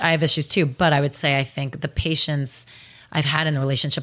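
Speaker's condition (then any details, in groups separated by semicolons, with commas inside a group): No condition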